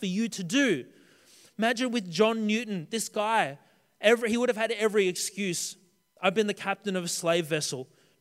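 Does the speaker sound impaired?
No.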